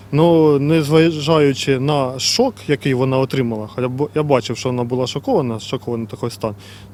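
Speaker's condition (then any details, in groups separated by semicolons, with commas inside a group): No condition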